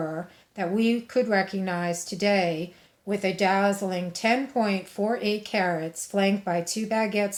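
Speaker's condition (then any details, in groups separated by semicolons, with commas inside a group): No condition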